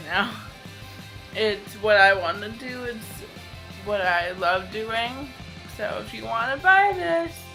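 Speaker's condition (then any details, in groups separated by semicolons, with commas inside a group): Cerebral palsy, mild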